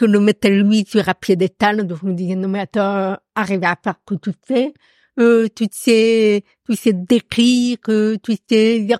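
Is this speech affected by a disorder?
Yes: profound congenital deafness; profound deafness from birth.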